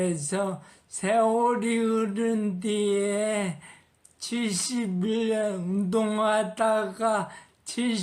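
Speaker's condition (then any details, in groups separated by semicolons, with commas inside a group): Parkinson's disease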